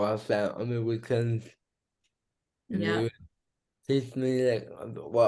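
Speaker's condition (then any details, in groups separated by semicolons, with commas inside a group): Cerebral palsy; diagnosed at about two months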